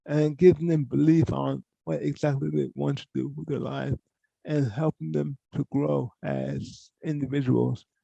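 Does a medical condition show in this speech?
Yes: cerebral palsy; from birth, poor hand use.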